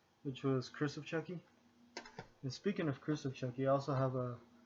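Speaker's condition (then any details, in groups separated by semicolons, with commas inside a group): No condition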